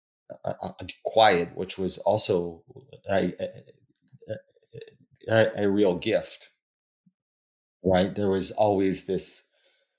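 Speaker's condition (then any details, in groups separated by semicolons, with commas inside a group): Stuttering; stuttering since childhood; stutters throughout interview; allows stuttering rather than trying to be fluent; blocks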